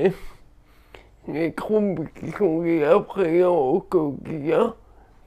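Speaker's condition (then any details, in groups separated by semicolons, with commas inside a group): Cerebral palsy; perceptual disorders; slowness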